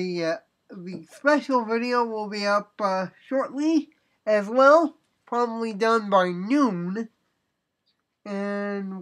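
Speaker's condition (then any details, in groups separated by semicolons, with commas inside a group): Cerebral palsy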